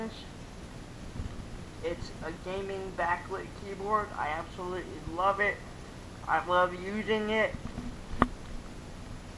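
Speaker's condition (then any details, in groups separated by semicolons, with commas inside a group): Cerebral palsy, mild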